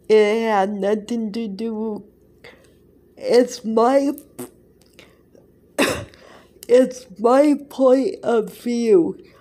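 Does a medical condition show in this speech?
Yes: cerebral palsy; present from birth.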